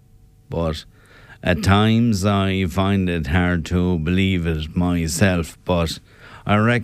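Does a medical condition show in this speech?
Yes: motor neurone disease; very slowly progressing semi-benign variant, normal life expectancy, diagnosed by professor Orla Hardiman at Beaumont; symptoms over five years, diagnosed last year, semi-stable, unsteady on feet, less progressed than others; slurred voice, sounds drunk, voice change followed balance problems, deliberate pauses while speaking.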